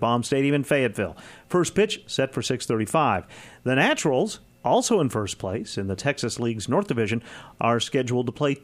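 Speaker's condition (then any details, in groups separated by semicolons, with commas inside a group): No condition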